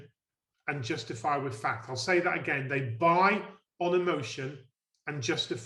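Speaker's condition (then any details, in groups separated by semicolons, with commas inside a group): No condition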